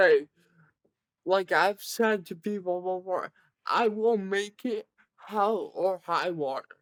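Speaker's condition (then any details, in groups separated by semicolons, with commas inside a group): Cerebral palsy; present from birth, severe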